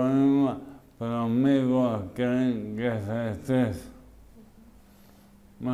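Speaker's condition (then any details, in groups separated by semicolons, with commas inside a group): Amyotrophic lateral sclerosis; diagnosed one to two months earlier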